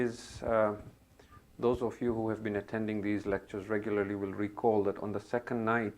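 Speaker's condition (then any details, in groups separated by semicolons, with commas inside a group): No condition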